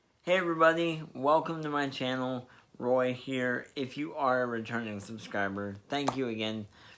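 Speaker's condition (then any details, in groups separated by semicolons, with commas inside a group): Spastic diplegia cerebral palsy; spastic diplegia, legs tight, wheelchair, leg orthoses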